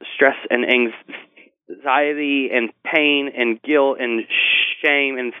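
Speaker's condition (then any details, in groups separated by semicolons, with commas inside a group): Stutter; awful stutter since childhood; still stutters, stuttered during this interview; audible stuttering moment during interview; blocks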